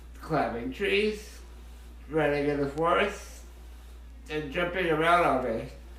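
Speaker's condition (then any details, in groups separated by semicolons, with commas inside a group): Muscular dystrophy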